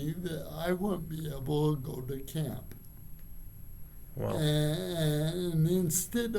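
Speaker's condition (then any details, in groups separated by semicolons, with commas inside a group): Cerebral palsy; from birth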